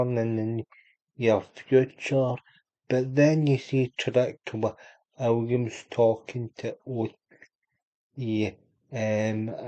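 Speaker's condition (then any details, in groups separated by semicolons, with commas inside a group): Cerebral palsy; unable to walk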